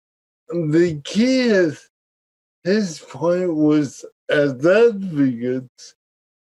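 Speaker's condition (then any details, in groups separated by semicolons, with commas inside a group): Cerebral palsy; present from birth; speech therapy as child, now speaks clearly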